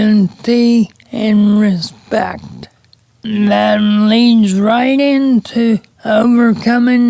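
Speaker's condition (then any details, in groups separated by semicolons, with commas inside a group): Cerebral palsy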